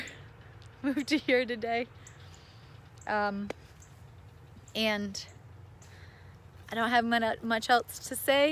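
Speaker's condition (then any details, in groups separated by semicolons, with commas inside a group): No condition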